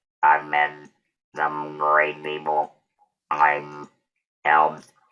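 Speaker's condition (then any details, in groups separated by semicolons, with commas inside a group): Total laryngectomy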